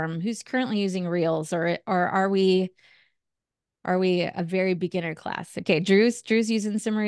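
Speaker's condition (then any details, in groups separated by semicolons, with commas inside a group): No condition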